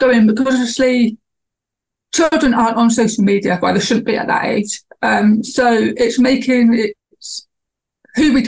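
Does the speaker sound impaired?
Yes: deafness, lost hearing around age 4; cochlear implant.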